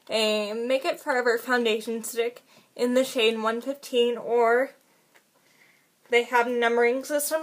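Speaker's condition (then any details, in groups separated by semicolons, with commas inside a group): Cerebral palsy, spastic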